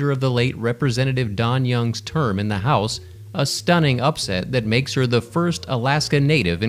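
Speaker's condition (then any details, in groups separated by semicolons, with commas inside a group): No condition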